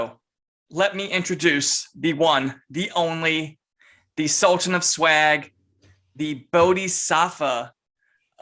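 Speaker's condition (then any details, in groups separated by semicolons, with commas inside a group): No condition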